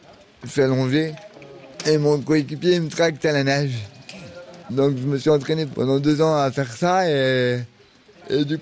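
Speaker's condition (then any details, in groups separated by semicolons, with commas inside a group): Cerebral palsy; cerebral palsy from extreme prematurity, born at 6 months, twin pregnancy, neuromotor brain cells damaged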